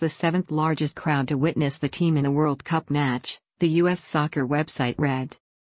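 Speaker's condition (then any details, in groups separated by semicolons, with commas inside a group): No condition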